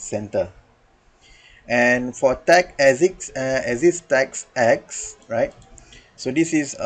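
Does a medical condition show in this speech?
No.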